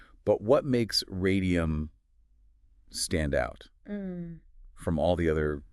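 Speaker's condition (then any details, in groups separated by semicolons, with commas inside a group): No condition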